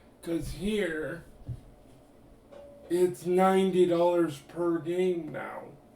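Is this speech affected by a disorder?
Yes: cerebral palsy; limbs affected.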